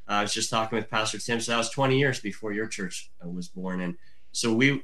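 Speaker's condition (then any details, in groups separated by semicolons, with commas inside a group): Cleft lip and palate; from birth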